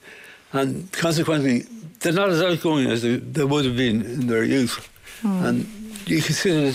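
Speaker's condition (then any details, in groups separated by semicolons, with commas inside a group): Parkinson's; about fifteen years since onset, hands worst affected, almost lost use of fingers; voice ties up sometimes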